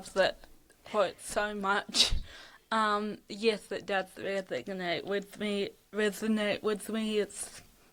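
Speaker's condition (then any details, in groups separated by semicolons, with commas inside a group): Cerebral palsy (athetoid); fatigue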